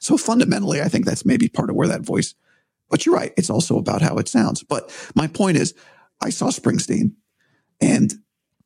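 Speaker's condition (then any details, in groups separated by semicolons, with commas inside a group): Vocal cord surgery; not uncommon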